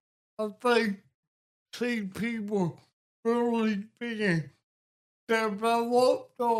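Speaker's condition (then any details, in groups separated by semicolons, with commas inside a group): Cerebral palsy; affects balance, fine motor; speech impediment, often hard to understand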